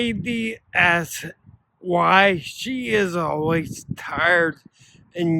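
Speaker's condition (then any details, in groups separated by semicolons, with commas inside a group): Ataxia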